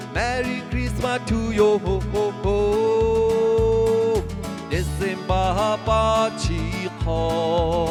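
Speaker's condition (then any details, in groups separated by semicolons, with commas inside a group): No condition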